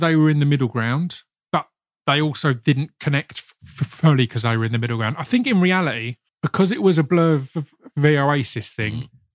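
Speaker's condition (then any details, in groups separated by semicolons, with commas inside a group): Stutter; worsened around GCSE years, parents tried speech therapist, then hypnotist for relaxation; stammer worsened in secondary school, prohibitive in places, hypnotist aimed at less stammering, less concern; repeated sounds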